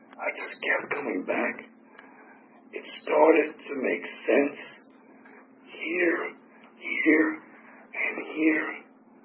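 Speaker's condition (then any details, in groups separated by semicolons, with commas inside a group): Tracheotomy; 8 surgeries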